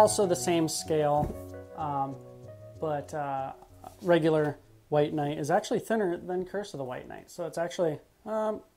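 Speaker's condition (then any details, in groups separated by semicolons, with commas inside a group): No condition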